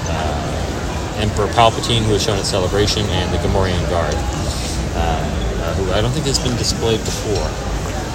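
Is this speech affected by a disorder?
No.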